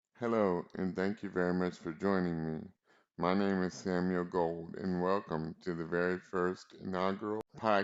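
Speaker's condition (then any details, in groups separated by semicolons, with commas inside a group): Cerebral palsy; spastic quadriplegia, relies on caregivers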